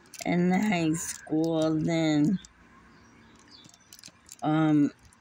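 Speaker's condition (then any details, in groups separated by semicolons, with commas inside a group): Muscular dystrophy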